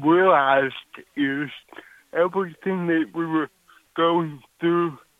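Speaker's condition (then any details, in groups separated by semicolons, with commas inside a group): Cerebral palsy; cerebral palsy from birth, 32 years since onset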